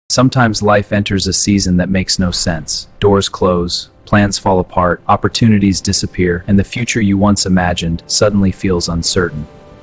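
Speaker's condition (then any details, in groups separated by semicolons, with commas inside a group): No condition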